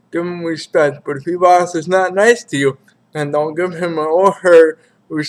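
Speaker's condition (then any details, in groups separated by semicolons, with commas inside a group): Cerebral palsy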